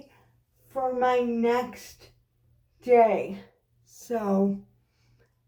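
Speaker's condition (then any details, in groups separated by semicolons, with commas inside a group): Cerebral palsy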